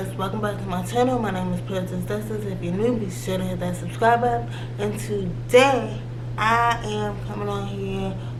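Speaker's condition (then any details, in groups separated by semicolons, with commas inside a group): Cerebral palsy; from birth, left leg affected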